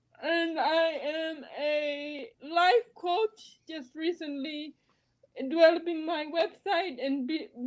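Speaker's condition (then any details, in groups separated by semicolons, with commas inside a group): Cerebral palsy; spasticity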